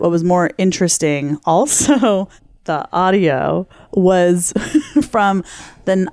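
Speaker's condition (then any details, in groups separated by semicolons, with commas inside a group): No condition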